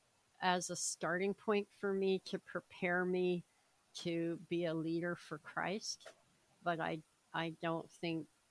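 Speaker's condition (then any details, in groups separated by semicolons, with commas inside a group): Cleft palate, severe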